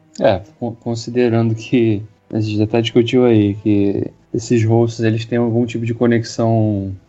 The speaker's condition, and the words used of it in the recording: No condition.